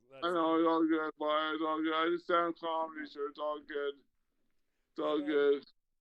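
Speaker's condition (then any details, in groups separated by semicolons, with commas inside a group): Traumatic brain injury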